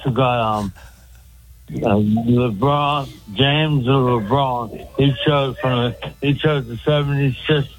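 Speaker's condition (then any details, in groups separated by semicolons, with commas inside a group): Speech impediment; cause unclear, stabbed by girlfriend and hit on head with ashtray years ago; calling in by phone, loud background noise, host briefly unable to hear; hard to understand, hosts ask for translation and follow only partly, spells words out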